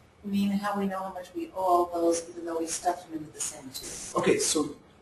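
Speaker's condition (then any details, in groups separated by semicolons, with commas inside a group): No condition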